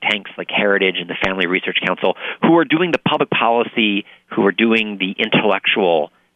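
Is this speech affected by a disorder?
No.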